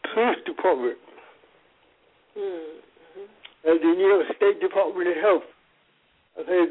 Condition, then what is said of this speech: Cerebral palsy. Another challenge is my speech impressions.